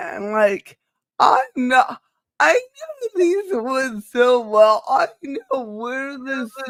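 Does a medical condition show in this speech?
Yes: cerebral palsy; speech affected, permanent.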